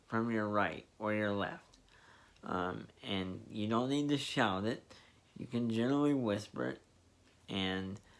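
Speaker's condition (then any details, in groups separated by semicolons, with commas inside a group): Spastic diplegia cerebral palsy; spastic diplegia form, high startle response; no muscle relaxant medication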